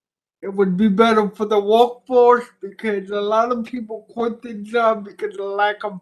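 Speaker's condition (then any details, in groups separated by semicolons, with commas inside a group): Cerebral palsy; present from birth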